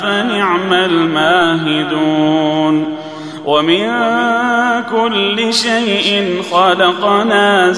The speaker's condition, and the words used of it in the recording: None; typical speech.